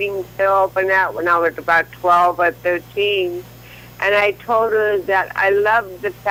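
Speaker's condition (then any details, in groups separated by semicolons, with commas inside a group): Cerebral palsy; from birth, leg spasticity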